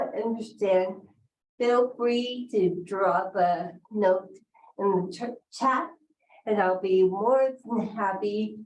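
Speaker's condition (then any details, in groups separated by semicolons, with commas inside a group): Cerebral palsy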